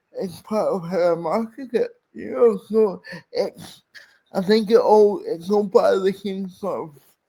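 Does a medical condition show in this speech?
Yes: cerebral palsy; speech impairment.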